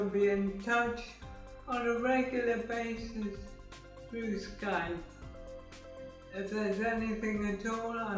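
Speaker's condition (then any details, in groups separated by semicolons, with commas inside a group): Motor neuron disease; rapid progression, mobility affected, infusions and stem cell therapy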